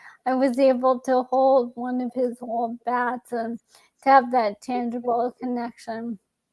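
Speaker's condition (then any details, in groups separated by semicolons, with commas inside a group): ALS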